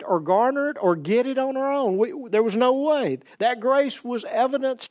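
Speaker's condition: No condition

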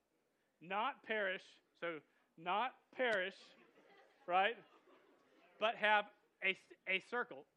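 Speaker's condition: Stuttering; stutter noticed by listeners after speaking in big church, regular youth group unaware of it; repeated sounds, prolonged sounds

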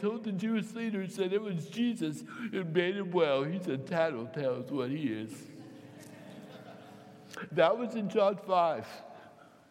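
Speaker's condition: Cerebral palsy, mild; can't speak right, voice hard to understand, must preface phone calls with strangers

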